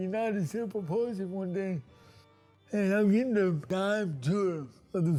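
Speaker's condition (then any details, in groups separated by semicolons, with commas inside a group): Cerebral palsy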